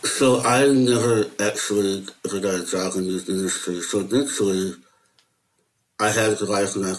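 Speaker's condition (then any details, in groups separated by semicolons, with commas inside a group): Möbius syndrome; lifelong rare disability, no facial expressions, no facial nerve control, cannot smile or frown, affects hearing and eyesight; incomplete lip closure, certain letters hard to pronounce, not understood by everybody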